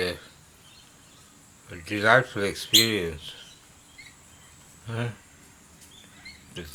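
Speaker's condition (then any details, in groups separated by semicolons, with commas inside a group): Parkinson's disease; attributed to psychiatric drugs; hypersalivation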